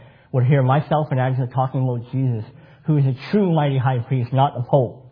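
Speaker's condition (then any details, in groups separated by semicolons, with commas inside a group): Cleft palate; congenital cleft palate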